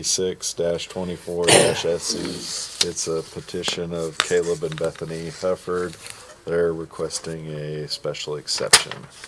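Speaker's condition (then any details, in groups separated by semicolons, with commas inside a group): No condition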